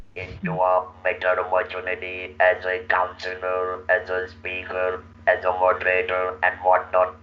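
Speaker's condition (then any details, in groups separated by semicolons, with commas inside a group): Laryngectomy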